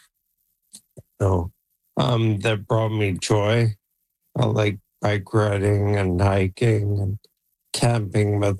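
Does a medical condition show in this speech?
Yes: ALS; onset left leg freezing, diagnosed at 47, Neuralink N1 brain implant, voice banked via 11 labs; age 48, N1 implant about 3 months, Toronto Western Hospital trial, controls computer by thought; voice declining, expects soon to lose speech, computer to speak with 11 labs banked voice.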